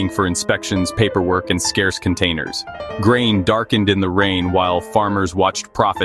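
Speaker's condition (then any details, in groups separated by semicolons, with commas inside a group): No condition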